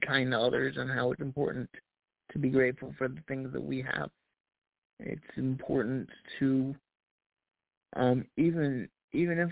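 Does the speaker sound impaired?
Yes: cerebral palsy; past challenges speaking up.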